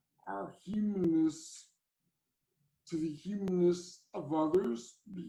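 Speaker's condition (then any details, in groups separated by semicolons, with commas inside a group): Cerebral palsy; from birth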